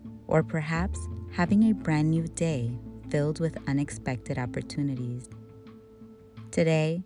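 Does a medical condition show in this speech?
No.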